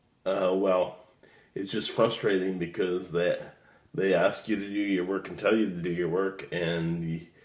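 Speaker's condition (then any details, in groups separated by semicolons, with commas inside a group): Cerebral palsy; fine motor problems, uses crutches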